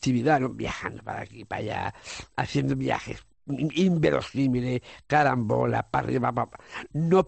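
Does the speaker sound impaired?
Yes: Down syndrome; trisomy 21, three copies of chromosome 21, genetic, congenital, age 47.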